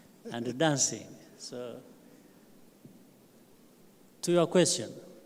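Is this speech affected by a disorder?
No.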